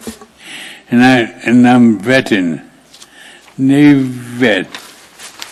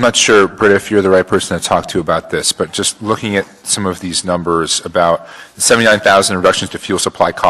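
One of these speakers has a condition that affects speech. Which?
The first: traumatic brain injury; car accident; after car accident.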